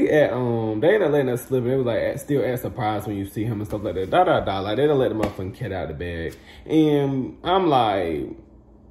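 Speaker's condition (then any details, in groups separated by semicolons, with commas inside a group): No condition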